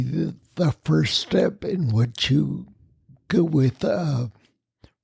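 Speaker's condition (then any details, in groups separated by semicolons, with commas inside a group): Spinocerebellar ataxia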